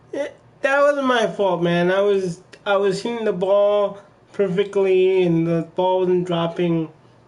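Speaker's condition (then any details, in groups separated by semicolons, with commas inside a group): Cerebral palsy; from birth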